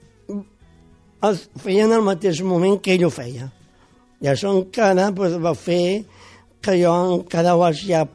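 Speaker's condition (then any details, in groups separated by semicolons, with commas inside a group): Down syndrome; congenital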